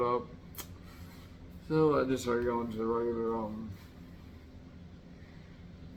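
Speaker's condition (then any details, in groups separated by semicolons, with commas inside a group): Traumatic brain injury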